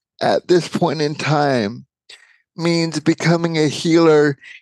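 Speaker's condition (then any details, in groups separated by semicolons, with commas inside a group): Cerebral palsy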